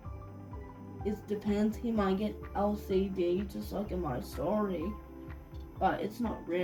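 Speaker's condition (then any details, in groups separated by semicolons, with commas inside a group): Cerebral palsy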